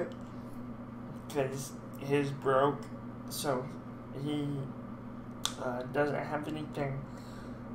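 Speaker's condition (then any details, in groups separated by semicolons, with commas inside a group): Cerebral palsy; speech sometimes affected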